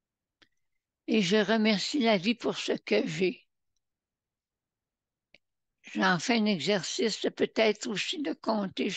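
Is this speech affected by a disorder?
Yes: Parkinson's disease; vocal cords may fail, some difficulty expressing herself.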